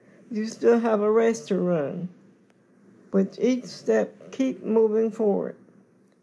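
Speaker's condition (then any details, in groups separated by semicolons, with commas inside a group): Cerebral palsy; confined to wheelchair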